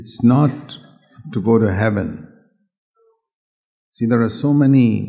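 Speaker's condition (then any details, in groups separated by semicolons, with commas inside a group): No condition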